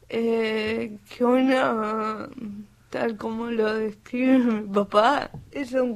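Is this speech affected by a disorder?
Yes: cerebral palsy; cerebral palsy from birth, respiratory arrest at birth and again at 12 hours, acquired language; answer formed in head but hard to get out, needs waiting.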